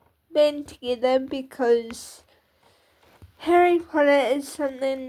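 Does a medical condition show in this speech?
Yes: cerebral palsy.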